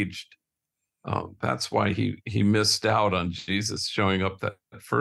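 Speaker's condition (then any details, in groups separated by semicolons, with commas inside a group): No condition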